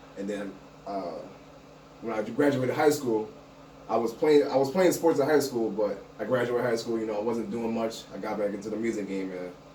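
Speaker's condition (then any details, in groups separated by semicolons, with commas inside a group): No condition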